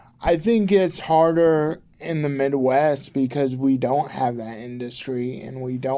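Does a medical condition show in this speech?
Yes: cerebral palsy; from birth.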